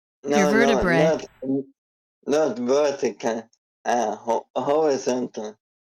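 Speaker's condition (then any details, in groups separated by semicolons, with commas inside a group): ALS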